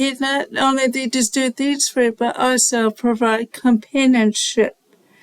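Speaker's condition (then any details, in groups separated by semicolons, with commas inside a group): Cerebral palsy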